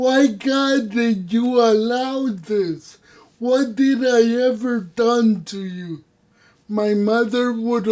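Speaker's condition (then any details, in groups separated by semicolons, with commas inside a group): Cerebral palsy; voice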